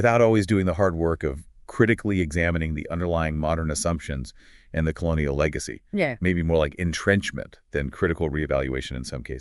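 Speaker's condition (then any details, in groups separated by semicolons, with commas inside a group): No condition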